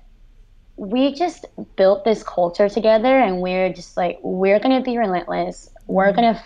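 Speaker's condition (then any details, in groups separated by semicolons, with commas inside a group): Cleft lip and palate; severe cleft lip and palate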